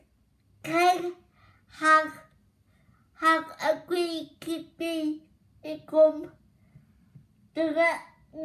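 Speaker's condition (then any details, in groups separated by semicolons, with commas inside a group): Cerebral palsy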